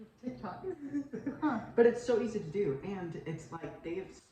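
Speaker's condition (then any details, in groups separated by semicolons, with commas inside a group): No condition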